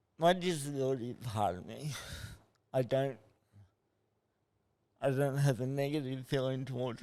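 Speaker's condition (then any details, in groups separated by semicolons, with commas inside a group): Cerebral palsy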